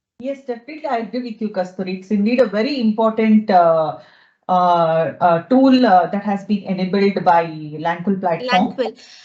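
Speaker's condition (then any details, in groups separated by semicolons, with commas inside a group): No condition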